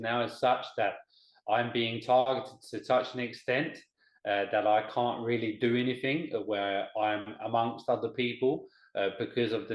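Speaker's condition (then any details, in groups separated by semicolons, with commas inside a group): No condition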